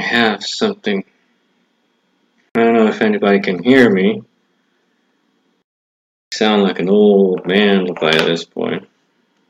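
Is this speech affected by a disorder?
No.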